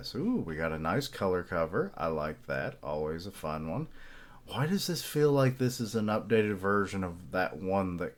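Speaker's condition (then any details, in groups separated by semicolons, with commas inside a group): No condition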